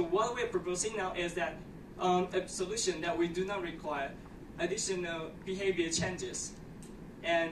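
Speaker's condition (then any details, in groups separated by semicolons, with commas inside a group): No condition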